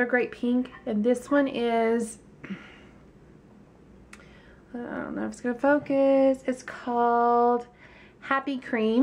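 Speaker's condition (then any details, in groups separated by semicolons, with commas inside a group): No condition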